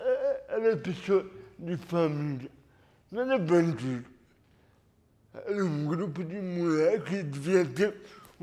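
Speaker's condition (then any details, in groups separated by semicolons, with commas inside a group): Cerebral palsy; lack of oxygen at birth, premature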